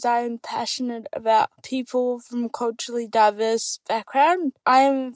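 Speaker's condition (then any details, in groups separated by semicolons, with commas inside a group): Cerebral palsy; diagnosed with cerebral palsy after birth in New Zealand, complex medical needs from childhood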